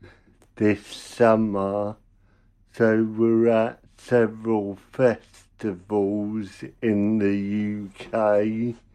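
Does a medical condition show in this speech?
Yes: cerebral palsy; congenital, caused by lack of oxygen to brain at birth; speaking quietly in this recording because of thin walls; speech sometimes mistaken for drunkenness by strangers, host notes speaking pace.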